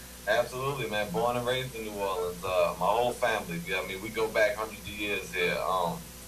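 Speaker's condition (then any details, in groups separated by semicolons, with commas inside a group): No condition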